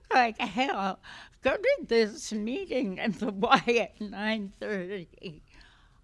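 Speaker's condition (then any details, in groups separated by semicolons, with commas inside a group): Essential tremor; essential tremor affecting voice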